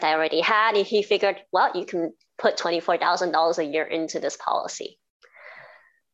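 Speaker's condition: Cleft palate and cleft lip; diagnosed as a baby

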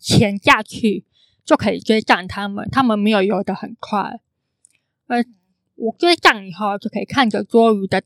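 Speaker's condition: Congenital hearing impairment; can sound sing-song

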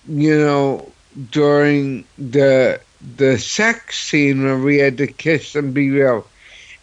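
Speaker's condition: Cerebral palsy; no typical CP voice

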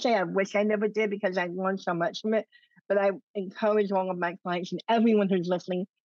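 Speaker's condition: Cleft lip and palate; adult

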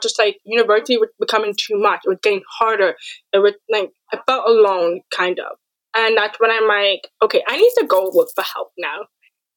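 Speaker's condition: Deafness; acquired deafness, onset age four

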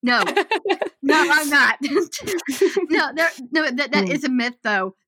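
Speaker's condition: Down syndrome; extra copy of 21st chromosome

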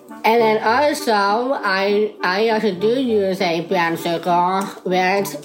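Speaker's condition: Down syndrome; congenital, extra chromosome, body and brain develop differently; adult, age 31

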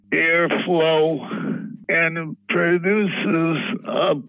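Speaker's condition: Parkinson's disease; medical cannabis for Parkinson's symptoms

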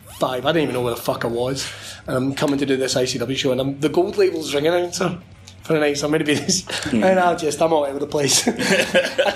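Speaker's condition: No condition

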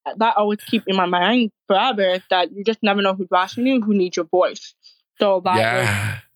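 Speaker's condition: Severe hearing loss; Bluetooth hearing aids linked to iPhone, declined cochlear implant fearing surgery

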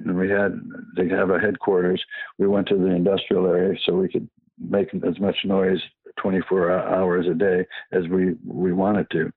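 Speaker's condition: Parkinson's disease

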